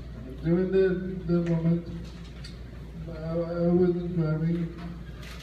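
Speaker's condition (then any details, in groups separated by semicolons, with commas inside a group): Speech difficulty after accident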